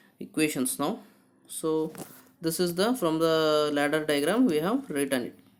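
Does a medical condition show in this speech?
No.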